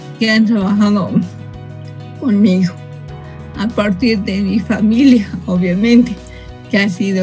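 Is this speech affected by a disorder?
Yes: cerebral palsy from birth.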